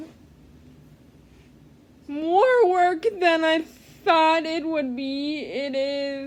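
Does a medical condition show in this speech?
Yes: cerebral palsy; speech therapy.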